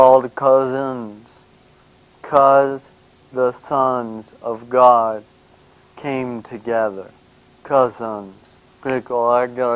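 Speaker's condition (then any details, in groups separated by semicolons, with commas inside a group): Brain injury; caused by car accident; slurred speech, partly unintelligible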